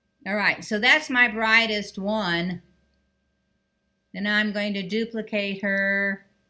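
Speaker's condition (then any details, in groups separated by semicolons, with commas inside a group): No condition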